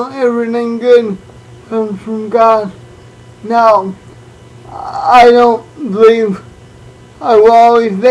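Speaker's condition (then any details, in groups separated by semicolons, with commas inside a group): Cerebral palsy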